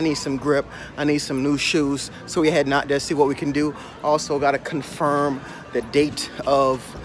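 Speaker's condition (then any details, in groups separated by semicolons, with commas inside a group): No condition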